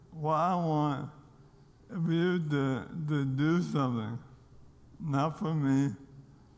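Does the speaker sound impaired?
Yes: ALS; losing ability to speak clearly, voice does not sound as expected.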